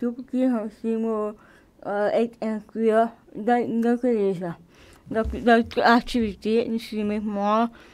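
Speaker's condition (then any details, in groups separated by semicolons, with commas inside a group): Cerebral palsy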